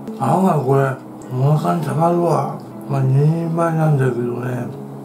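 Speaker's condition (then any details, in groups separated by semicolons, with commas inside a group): Tongue cancer, partial glossectomy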